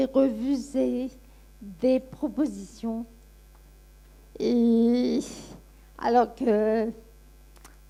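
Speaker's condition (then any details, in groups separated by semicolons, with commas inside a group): Friedreich's ataxia; diagnosed age 15, rollator walker from age 20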